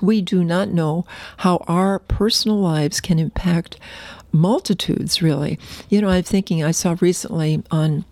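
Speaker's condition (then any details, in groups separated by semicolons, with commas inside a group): No condition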